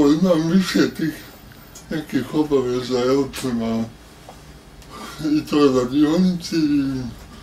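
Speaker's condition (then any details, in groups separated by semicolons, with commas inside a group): Cerebral palsy; hands unusable since childhood, uses left foot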